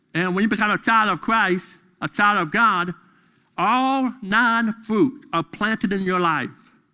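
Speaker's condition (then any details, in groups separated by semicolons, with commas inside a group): Deafness; deaf during school years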